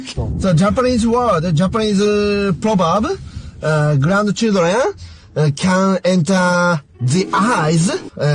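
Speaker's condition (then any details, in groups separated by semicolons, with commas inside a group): No condition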